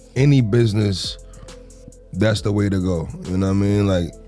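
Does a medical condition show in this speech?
No.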